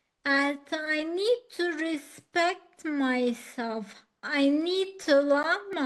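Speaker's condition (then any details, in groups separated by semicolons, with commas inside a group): Acquired ataxia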